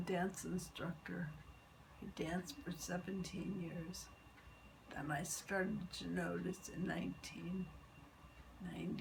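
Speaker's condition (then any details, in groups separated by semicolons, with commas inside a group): Multiple sclerosis; legs and arms affected; wheelchair, cannot move legs or arms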